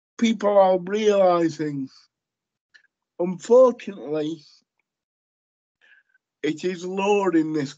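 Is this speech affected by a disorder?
Yes: cerebral palsy; lifelong.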